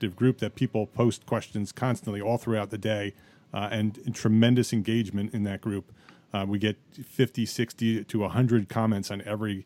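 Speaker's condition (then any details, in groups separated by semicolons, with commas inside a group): No condition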